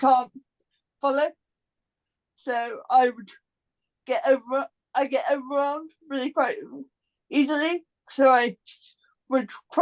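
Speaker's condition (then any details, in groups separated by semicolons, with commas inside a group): Cerebral palsy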